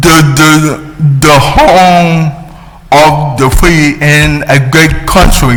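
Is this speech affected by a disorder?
Yes: cerebral palsy.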